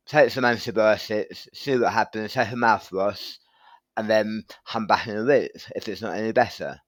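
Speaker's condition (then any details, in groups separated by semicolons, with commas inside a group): Tongue cancer surgery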